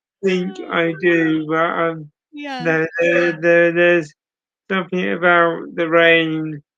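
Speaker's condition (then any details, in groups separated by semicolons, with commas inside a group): Cerebral palsy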